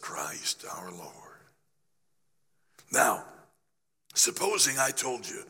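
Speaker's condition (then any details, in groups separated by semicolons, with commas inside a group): Laryngeal cancer after radiation, growth on voice box treated with radiation and chemotherapy; apologizes for listener discomfort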